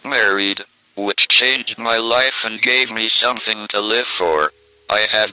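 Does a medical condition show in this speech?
Yes: motor neurone disease, through a speech-generating device; diagnosed as postgraduate student at Cambridge, practically all adult life; very minimal use of limbs, button-click communication, eLocutor program by Arun Mehta, Vikram Krishna; speaks through Equalizer assisted communication system and Speech Plus speech synthesizer, text-to-speech voice.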